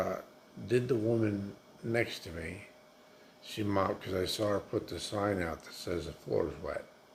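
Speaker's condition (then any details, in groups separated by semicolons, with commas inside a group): Multiple sclerosis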